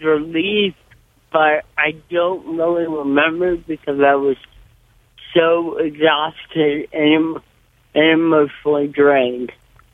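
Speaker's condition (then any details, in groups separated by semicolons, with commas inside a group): Cerebral palsy; severe cerebral palsy from birth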